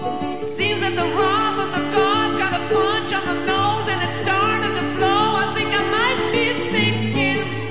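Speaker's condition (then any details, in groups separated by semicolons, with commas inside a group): No condition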